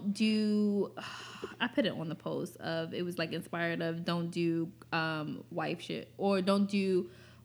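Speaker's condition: No condition

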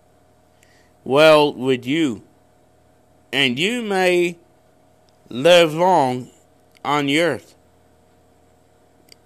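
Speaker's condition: Cerebral palsy; congenital cerebral palsy

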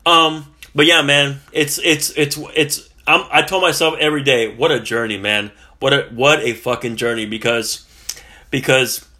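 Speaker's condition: Stuttering; improving, occasional stuttering, helped by Wayne from Missouri mental health; stutters here and there, getting better; repeated words

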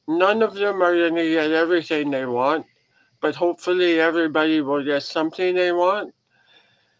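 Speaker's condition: Head and neck cancer surgery; crooked head since

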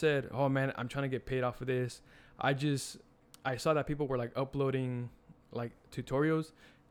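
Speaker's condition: No condition

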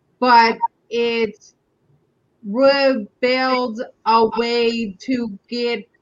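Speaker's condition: Aphasia after stroke; caused by stroke, one side not working, poor balance, cannot move hands, brain fog, custom AFO, knee brace; could not speak at first, no slurred speech at onset, improved with therapy, still affected, varies, cannot sing

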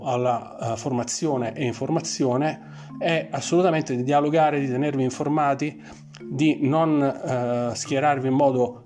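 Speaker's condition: No condition

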